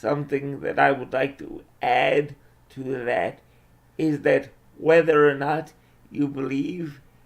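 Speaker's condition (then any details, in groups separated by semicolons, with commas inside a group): Cerebral palsy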